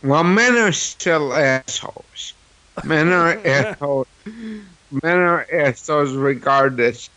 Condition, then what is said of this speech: Cerebral palsy. Or you know I've met guys who, you know, they'll ask me why I talk funny or why I sound different, you know, which is so silly